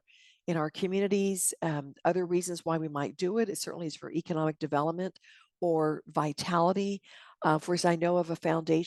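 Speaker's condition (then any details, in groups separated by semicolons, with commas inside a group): No condition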